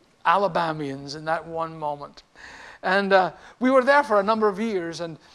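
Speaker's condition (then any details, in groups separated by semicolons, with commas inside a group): No condition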